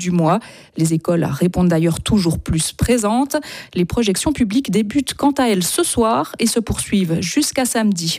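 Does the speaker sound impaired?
No.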